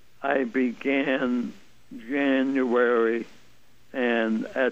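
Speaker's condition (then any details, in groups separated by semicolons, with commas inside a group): ALS; ALS diagnosed 2001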